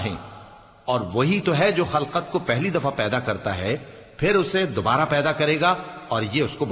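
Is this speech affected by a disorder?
No.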